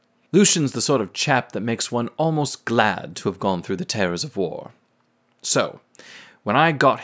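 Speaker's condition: No condition

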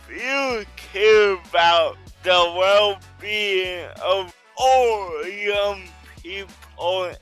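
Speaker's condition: Cerebral palsy

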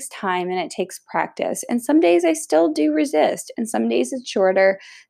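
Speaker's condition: No condition

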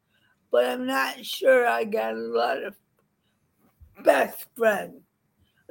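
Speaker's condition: Cerebral palsy; once judged too poor for teaching

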